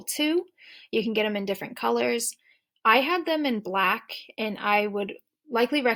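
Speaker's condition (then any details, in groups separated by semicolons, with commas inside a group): No condition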